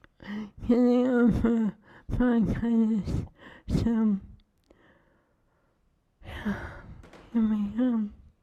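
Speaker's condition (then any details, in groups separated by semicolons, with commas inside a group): ALS; swallowing lost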